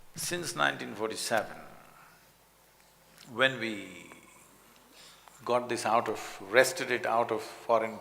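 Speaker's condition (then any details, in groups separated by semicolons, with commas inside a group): No condition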